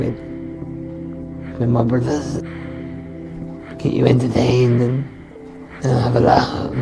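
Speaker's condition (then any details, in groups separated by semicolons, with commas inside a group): Duchenne muscular dystrophy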